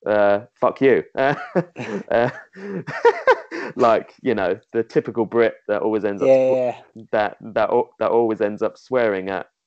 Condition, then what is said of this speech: Stuttering. I have to like jump onto the word Gavain House.